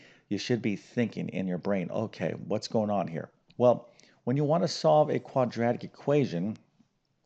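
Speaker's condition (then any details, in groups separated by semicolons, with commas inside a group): No condition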